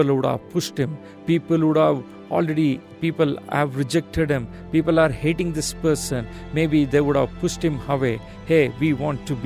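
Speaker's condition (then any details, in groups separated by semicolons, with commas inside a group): No condition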